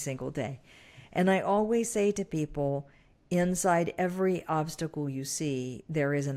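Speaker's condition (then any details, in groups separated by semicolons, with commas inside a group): No condition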